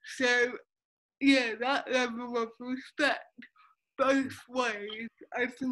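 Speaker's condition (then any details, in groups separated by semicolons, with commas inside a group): Cerebral palsy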